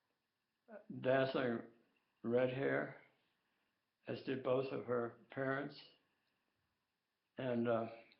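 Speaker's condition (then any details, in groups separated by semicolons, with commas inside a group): Tongue cancer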